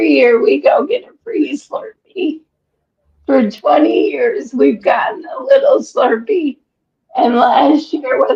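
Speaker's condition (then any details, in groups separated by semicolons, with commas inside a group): ALS; breathless after exertion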